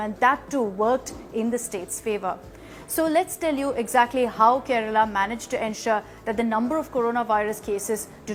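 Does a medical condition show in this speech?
No.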